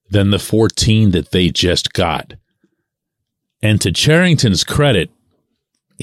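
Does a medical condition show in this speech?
No.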